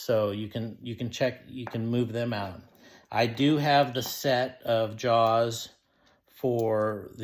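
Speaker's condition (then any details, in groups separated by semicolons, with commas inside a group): No condition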